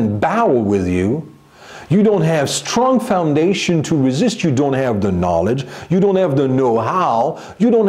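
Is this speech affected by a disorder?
No.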